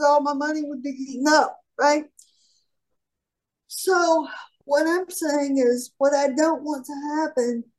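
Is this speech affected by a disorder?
Yes: cerebral palsy; trains mace and clubs.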